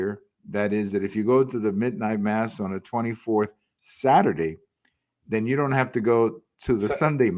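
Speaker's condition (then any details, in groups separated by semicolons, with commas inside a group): No condition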